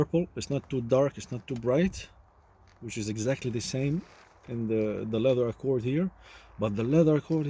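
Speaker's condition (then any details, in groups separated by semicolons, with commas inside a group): No condition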